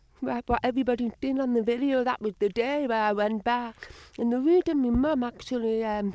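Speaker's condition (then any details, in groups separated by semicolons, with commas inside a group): Deafness, Usher syndrome, severe; type two, born completely deaf, hearing aids from age two, tunnel vision, registered blind at 29; five-hour double cochlear implant surgery, switched on three weeks ago, relies on lip reading, no headphones; speech training from age two, some answers may be a little indistinct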